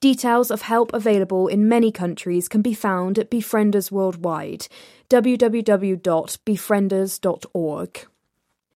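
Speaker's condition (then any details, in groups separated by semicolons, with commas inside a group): No condition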